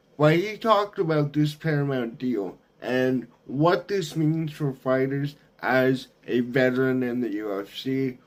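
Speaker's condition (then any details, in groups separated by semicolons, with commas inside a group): Cerebral palsy; speech affected by cerebral palsy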